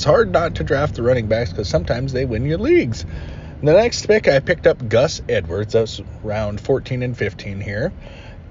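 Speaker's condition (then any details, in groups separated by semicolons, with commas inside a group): No condition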